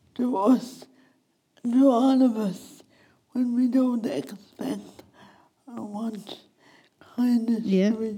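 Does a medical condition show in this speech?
Yes: speech impediment; wheelchair user.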